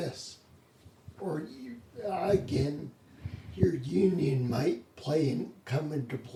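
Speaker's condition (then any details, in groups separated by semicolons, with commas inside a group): Spinocerebellar ataxia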